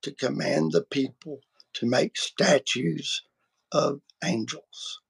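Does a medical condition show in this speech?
Yes: vocal cord surgery; multiple vocal cord surgeries.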